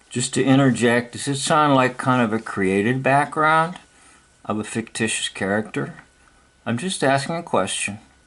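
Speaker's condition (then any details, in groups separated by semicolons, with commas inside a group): No condition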